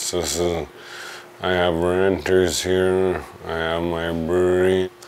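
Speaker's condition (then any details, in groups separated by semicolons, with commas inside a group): Amyotrophic lateral sclerosis; few months since diagnosis, needs physiotherapy; breathing currently fine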